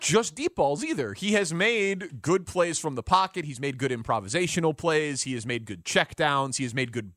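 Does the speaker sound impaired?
No.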